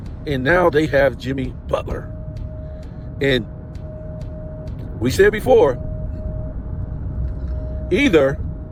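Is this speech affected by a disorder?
No.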